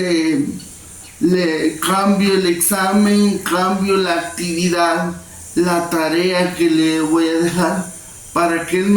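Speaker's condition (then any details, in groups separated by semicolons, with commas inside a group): Cerebral palsy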